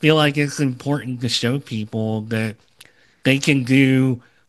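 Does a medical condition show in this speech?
Yes: cleft lip and palate, Opitz G/BBB syndrome; earlier low confidence speaking and presenting, improved with podcast practice.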